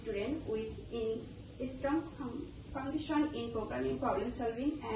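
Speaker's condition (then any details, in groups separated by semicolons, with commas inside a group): No condition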